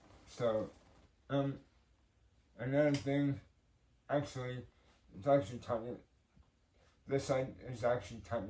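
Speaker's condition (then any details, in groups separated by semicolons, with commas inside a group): Cerebral palsy; tends to mess up words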